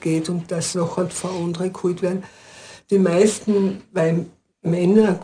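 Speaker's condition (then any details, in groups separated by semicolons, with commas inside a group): Parkinson's disease; ten years since onset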